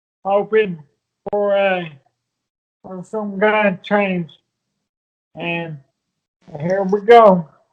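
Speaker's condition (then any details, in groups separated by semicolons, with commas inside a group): Multiple sclerosis; affects hands and balance; diagnosed about 9 years ago, walking trouble, hands close up; voice stronger after treatment, breathing laboured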